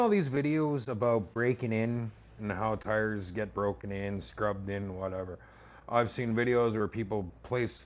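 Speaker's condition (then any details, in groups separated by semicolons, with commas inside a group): No condition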